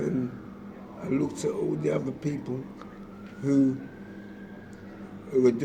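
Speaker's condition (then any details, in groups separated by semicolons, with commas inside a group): Motor neurone disease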